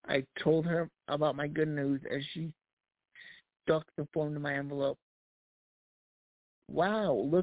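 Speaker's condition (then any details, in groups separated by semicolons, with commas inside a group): Cerebral palsy; spanish speaker with limited english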